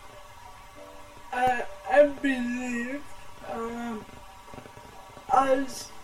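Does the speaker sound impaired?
Yes: cerebral palsy; present from birth, much therapy in childhood; adult.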